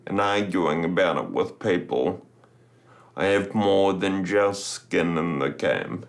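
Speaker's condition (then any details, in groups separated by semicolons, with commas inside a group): Friedreich's ataxia; genetic, progressive, affects nerves and coordination; less progressed than siblings, no spinal fusion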